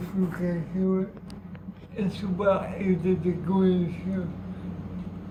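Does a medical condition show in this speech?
Yes: cerebral palsy; speech noticeably affected.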